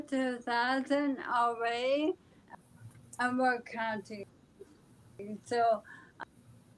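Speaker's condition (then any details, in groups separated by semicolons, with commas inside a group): ALS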